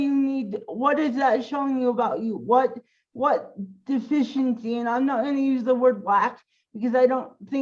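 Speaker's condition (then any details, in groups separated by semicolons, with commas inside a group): Cerebral palsy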